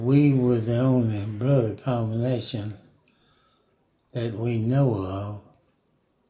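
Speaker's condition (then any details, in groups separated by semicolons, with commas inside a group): Parkinson's; fallen 19 times in yard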